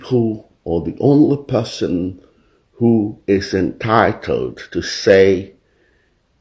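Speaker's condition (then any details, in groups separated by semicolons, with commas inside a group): No condition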